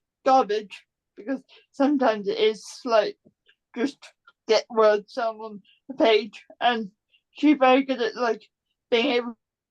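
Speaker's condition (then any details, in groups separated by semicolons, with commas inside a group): Cerebral palsy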